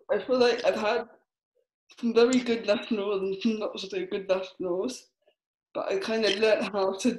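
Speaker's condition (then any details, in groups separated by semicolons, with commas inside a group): Cerebral palsy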